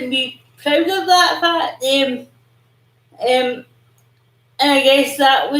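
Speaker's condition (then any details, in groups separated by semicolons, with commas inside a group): Cerebral palsy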